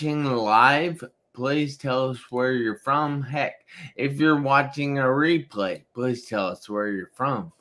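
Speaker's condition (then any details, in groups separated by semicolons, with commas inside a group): Traumatic brain injury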